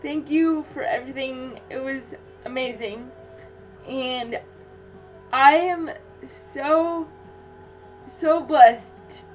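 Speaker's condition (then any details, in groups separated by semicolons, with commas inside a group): Cerebral palsy; infant ventilator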